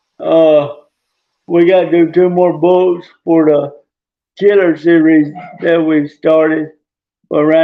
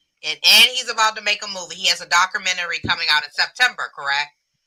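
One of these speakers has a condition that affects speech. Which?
The first: traumatic brain injury; car wreck, affects walking, relearned everything through therapy; injured at age 7; possibly affected, some delay getting words out.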